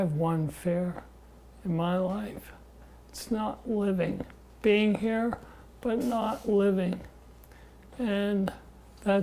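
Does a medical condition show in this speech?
Yes: Parkinson's disease.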